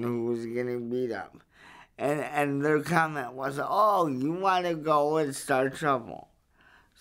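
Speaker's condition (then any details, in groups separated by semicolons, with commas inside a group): Cerebral palsy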